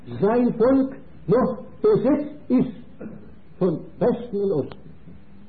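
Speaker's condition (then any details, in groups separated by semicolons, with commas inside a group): No condition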